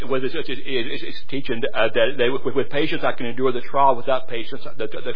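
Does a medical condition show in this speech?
Yes: stuttering; lifelong stutter; stuttering amount varies, heavy stuttering greatly lengthens speaking time; here repeated sounds.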